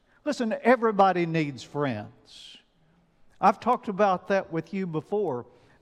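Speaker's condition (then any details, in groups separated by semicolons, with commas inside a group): No condition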